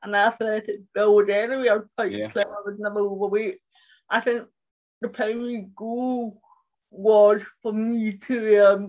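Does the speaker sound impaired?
Yes: cerebral palsy; speech impairment.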